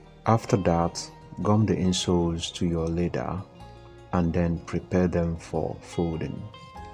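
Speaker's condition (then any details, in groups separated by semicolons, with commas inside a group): No condition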